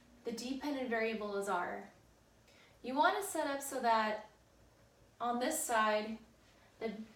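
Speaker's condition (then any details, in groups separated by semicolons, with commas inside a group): No condition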